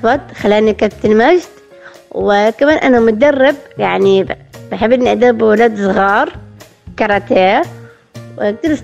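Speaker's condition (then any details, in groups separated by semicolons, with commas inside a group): Down syndrome; present from birth, born premature, heart stopped at birth, on devices and breathing machine as newborn; 23 years old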